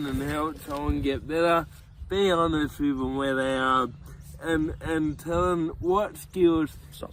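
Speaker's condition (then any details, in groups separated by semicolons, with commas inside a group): Cerebral palsy; from birth, tight muscles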